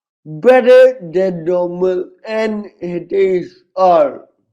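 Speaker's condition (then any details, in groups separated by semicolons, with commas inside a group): Cerebral palsy, severe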